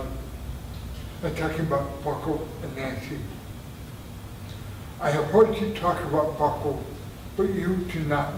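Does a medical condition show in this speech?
Yes: traumatic brain injury; near-fatal injury.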